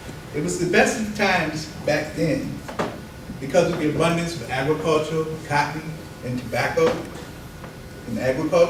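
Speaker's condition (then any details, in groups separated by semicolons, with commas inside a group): No condition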